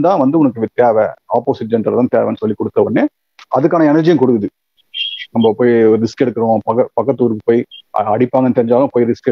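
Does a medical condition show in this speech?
No.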